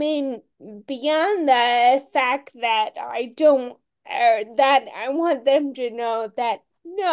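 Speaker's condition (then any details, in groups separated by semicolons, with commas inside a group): Friedreich's ataxia; genetic, progressive; voice issues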